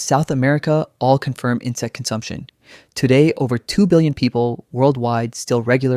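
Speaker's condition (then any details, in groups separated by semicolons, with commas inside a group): No condition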